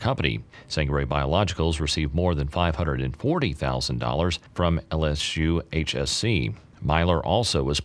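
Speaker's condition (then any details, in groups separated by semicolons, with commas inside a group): No condition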